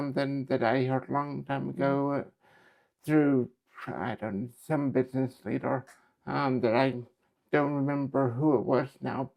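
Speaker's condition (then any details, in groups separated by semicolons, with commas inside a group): Cerebral palsy; affects speech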